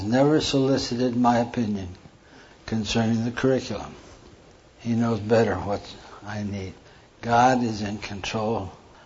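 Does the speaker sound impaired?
Yes: Parkinson's; hand tremor during talk.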